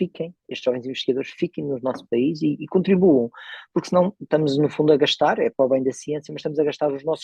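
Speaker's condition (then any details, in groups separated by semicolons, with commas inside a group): No condition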